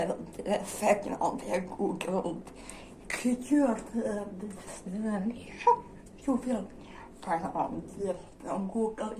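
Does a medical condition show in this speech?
Yes: dystonia; generalized dystonia.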